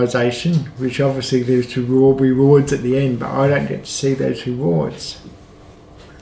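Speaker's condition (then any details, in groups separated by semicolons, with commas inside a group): Cerebral palsy, mild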